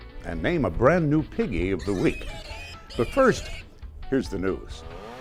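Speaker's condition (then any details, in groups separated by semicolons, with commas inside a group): No condition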